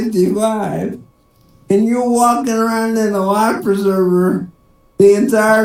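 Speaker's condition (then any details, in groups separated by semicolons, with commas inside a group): Cerebral palsy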